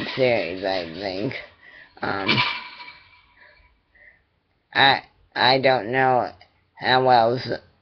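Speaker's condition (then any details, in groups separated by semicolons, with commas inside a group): Cerebral palsy; attending therapy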